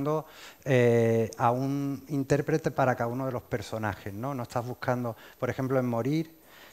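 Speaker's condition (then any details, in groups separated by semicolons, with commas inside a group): No condition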